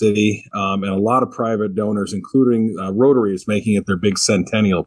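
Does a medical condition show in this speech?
No.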